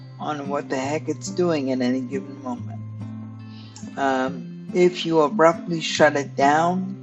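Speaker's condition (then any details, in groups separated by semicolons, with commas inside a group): Cerebral palsy; stiff muscles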